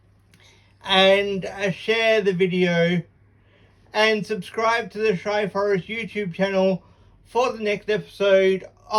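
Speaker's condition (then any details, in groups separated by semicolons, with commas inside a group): Cerebral palsy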